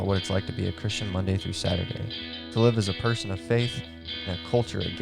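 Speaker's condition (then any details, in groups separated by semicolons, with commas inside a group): No condition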